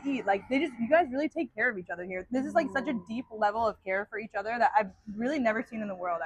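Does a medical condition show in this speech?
No.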